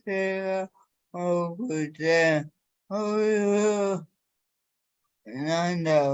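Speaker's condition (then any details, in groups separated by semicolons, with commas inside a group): Cerebral palsy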